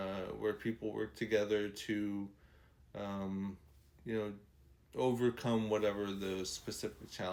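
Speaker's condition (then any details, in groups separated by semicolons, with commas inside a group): ALS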